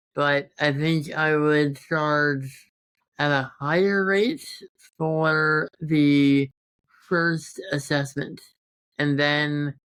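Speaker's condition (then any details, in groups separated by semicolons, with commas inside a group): Congenital muscular dystrophy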